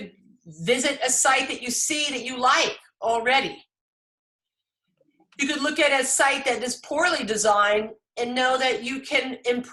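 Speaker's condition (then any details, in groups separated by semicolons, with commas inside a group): No condition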